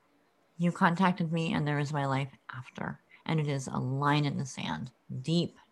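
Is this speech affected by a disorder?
Yes: cleft lip and palate.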